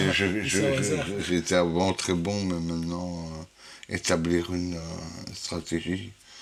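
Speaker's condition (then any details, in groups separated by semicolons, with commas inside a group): Huntington's disease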